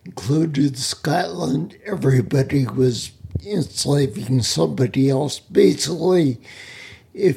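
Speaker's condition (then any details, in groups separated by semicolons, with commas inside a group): Spinocerebellar ataxia; rare neuromuscular disease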